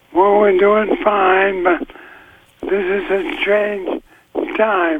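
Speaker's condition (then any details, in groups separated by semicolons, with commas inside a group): ALS; progressive weakness, wheelchair user; voice getting softer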